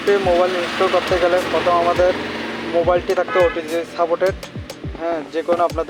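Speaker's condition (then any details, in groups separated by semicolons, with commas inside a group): No condition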